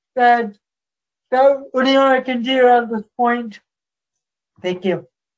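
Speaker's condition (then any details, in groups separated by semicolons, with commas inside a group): Cerebral palsy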